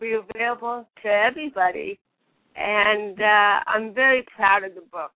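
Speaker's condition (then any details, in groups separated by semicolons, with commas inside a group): Cerebral palsy; since birth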